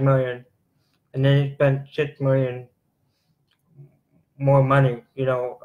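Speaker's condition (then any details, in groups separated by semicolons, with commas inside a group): Cerebral palsy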